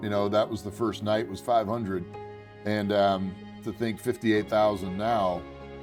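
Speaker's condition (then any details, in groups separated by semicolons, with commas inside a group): No condition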